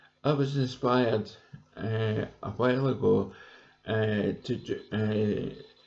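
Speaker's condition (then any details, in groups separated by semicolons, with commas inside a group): Cerebral palsy; present from birth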